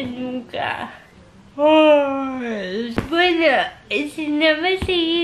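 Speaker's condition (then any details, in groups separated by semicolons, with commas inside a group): Cerebral palsy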